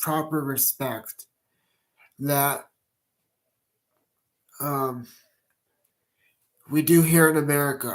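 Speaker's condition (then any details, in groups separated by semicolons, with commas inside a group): Cerebral palsy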